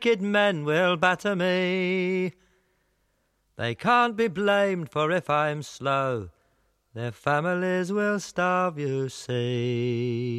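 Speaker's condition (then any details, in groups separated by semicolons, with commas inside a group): No condition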